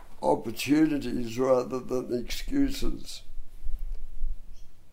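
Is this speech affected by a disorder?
Yes: dystonia and cerebral palsy; cerebral palsy from birth in right arm.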